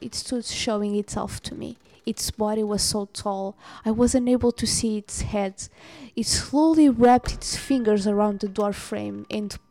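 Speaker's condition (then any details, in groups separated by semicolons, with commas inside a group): No condition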